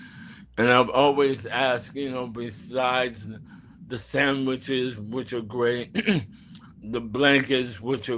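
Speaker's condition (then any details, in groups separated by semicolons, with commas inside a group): ALS; bulbar onset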